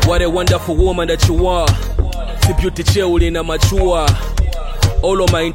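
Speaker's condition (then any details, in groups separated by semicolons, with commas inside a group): No condition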